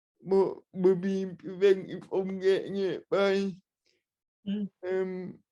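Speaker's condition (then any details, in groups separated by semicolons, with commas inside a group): Cerebral palsy, spastic and dyskinetic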